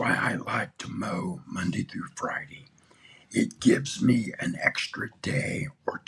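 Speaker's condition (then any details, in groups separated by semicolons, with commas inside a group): Throat cancer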